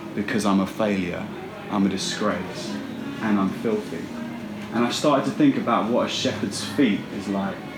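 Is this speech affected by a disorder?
No.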